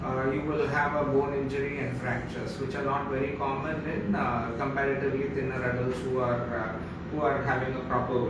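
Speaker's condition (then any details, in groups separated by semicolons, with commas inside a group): No condition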